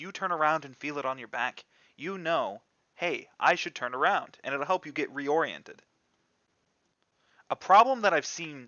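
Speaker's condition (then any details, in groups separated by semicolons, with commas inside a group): No condition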